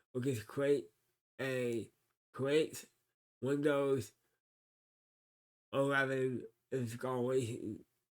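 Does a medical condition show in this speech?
Yes: cerebral palsy.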